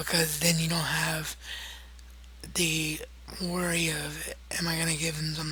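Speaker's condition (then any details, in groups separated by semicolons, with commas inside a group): Cerebral palsy; wheelchair bound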